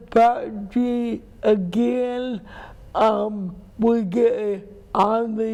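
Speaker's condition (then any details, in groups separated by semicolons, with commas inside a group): Cerebral palsy; speech impairment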